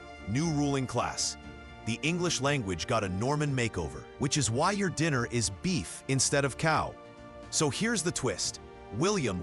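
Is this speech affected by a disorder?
No.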